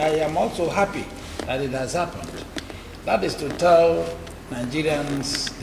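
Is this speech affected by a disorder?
No.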